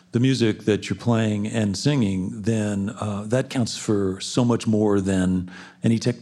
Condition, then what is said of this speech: No condition.